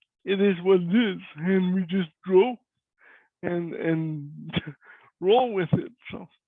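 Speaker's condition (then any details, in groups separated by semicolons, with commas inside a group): Cerebral palsy; cannot walk; voice is different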